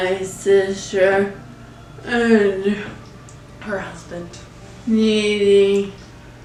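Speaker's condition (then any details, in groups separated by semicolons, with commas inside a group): ALS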